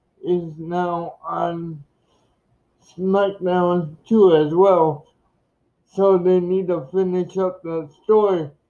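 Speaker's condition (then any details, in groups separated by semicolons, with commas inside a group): Cerebral palsy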